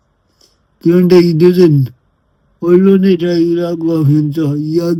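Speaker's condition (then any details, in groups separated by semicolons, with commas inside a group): Brain lesion disability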